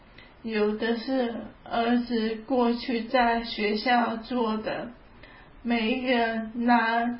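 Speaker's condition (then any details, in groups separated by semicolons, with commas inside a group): ALS; onset about three years ago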